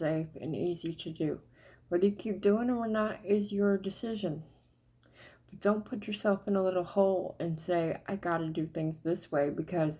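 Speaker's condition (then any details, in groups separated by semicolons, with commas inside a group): Cerebral palsy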